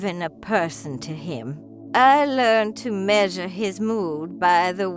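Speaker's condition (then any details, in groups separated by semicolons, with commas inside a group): No condition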